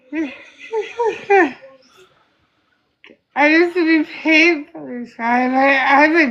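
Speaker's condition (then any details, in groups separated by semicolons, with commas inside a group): Spinal muscular atrophy type 2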